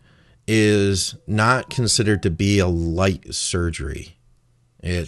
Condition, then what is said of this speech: None; typical speech.